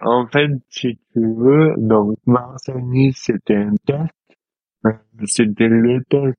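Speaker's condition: Dystonia; present since birth

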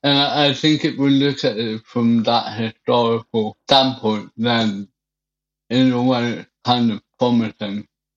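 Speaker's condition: Cerebral palsy; wheelchair

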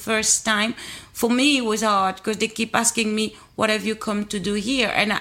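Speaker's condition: No condition

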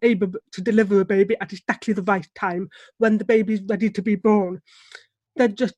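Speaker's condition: Deafness; relies on lip reading

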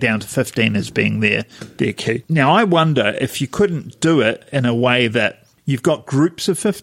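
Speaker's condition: No condition

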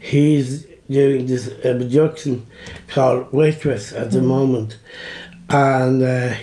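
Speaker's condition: Down syndrome; then speech and drama training

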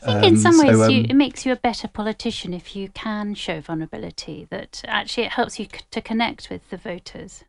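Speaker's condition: No condition

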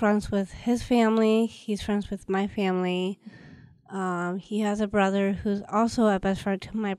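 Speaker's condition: Down syndrome; present since birth

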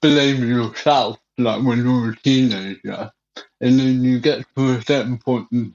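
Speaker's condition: Cerebral palsy; birth complications, breathing stopped, cesarean, incubator, walked fine until 5, then physiotherapy, walking frame, wheelchair

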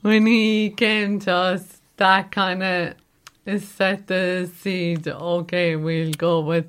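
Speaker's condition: Motor neuron disease; voice among everyday things no longer managed

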